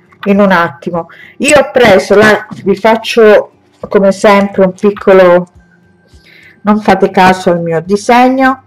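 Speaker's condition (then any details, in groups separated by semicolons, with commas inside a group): No condition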